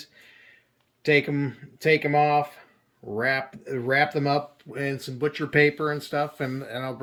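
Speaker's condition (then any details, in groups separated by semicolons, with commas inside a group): No condition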